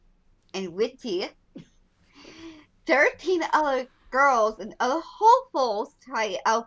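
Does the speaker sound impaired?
Yes: Down syndrome; walked later than other children.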